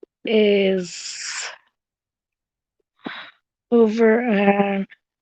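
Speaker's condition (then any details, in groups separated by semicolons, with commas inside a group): Cerebral palsy; tracheotomy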